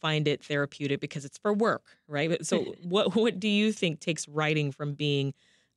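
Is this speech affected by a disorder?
No.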